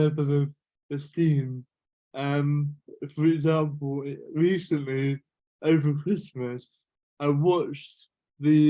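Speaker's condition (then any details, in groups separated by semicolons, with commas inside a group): Cerebral palsy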